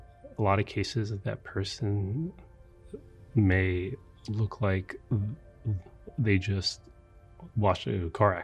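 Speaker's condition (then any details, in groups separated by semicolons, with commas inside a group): Stutter; long painful blocks, then momentary relief, exhaustion, large exhale, may need to catch breath; blocks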